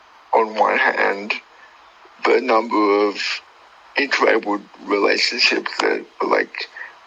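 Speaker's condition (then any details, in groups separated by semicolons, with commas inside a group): Cerebral palsy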